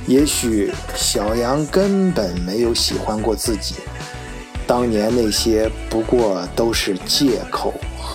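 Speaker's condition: No condition

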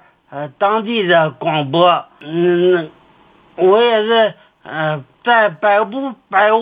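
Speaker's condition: Cerebellar atrophy; onset age 14 to 15, possibly head trauma, nearly paralyzed, cannot care for self, disabled; age 44, about 30 years since onset, fully dependent on 76-year-old mother for daily care; speech sounds somewhat different from ordinary people

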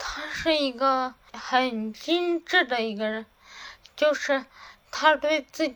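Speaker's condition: Cerebellar atrophy, hereditary; no medication

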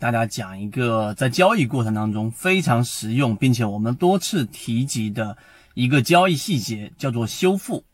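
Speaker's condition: No condition

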